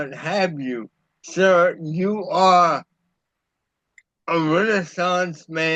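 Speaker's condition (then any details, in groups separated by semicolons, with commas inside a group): Cerebral palsy; about a year after a stroke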